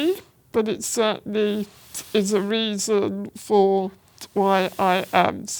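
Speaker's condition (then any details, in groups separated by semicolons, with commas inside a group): Spinal muscular atrophy; present from birth, progressive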